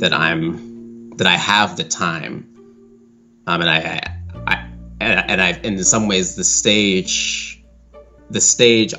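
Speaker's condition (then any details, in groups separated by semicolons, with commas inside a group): Stutter; stutter since age 4, glottal block type, vocal cords stuck midway between rest and touching; significant stutter, milder when disclosed, stage feels soothing, duration unpredictable; long silent blocks, breathy clicks and pops, blocks on own name, synonyms; repeated sounds, repeated words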